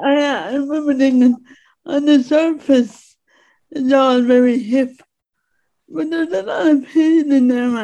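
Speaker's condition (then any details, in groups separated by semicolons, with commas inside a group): Speech impediment; disabled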